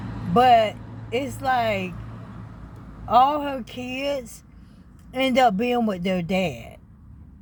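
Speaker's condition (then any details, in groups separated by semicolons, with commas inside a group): ALS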